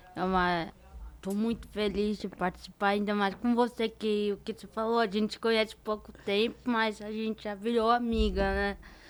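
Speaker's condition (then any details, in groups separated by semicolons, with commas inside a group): Cerebral palsy; diparetic form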